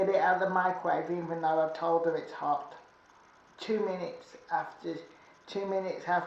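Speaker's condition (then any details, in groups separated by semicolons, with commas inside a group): Cerebral palsy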